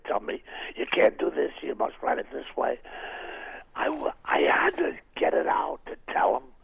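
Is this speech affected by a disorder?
Yes: throat cancer, vocal cord removed, partial laryngectomy, right vocal cord removed; vocal surgery removing part of larynx including right vocal cord, now a stump; years after laryngeal surgery, talking does not hurt; voice lost after surgery, left cord trained to reach past midline to stump for sound.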